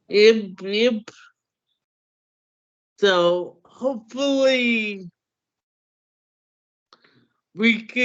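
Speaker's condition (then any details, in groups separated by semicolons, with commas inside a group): Cerebral palsy; hamstring treatment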